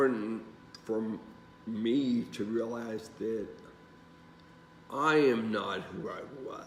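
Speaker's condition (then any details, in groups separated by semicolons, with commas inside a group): Traumatic brain injury; caused by failed tumor surgery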